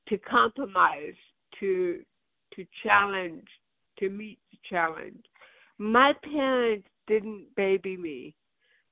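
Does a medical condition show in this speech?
Yes: cerebral palsy; birth onset, diagnosed at UCLA Medical Center, right hand affected, therapy from 18 months, lower back surgery.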